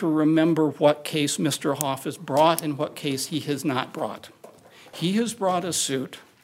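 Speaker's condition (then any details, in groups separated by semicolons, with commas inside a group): No condition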